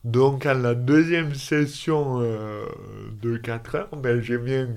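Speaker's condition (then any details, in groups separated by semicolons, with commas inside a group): Dystonia; elocution difficulties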